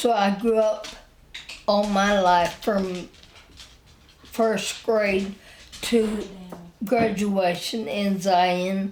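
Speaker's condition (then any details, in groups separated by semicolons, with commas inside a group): Spinal ataxia; wheelchair user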